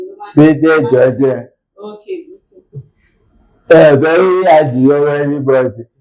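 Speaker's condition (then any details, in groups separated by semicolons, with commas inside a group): Cerebral palsy; from birth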